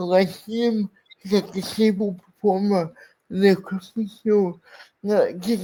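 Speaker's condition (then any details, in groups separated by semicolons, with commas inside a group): Cerebral palsy; speech impairment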